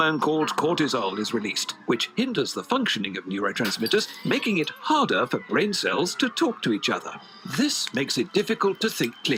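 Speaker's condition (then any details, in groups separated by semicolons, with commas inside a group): No condition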